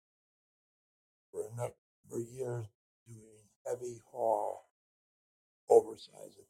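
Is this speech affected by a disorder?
Yes: speech impediment.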